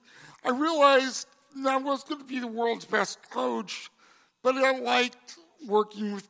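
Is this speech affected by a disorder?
Yes: cerebral palsy; congenital.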